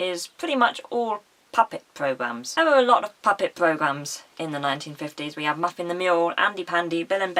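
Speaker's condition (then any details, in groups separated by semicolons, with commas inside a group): No condition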